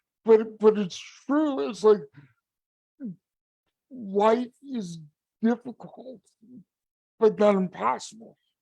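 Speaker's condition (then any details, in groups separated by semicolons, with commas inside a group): Cerebral palsy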